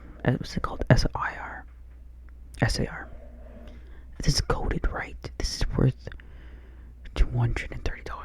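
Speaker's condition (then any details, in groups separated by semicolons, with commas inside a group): No condition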